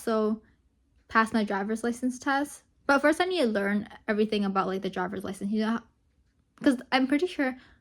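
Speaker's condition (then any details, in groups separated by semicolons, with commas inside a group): No condition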